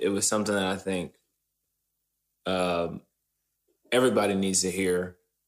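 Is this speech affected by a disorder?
No.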